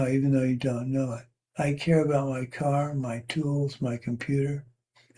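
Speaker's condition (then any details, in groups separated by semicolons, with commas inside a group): Parkinson's; tremor varies day to day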